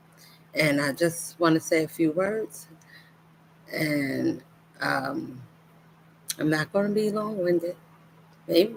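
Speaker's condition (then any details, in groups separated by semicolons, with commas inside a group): No condition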